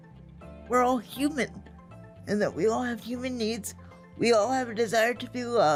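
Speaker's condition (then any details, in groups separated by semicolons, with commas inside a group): Spastic quadriplegic cerebral palsy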